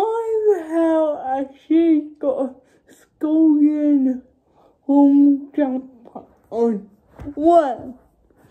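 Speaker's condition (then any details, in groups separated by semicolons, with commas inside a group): Cerebral palsy; uses feeding aid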